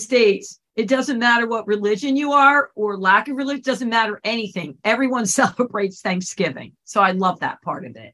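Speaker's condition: No condition

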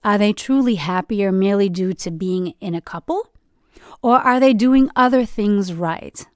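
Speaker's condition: No condition

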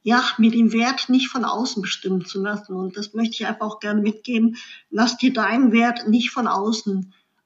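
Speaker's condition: Cleft lip and palate; congenital cleft lip

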